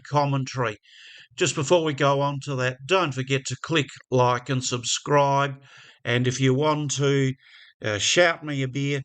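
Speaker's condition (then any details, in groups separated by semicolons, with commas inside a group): No condition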